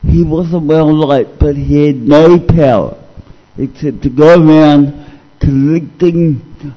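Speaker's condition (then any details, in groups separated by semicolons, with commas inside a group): Cerebral palsy; discovered at age 2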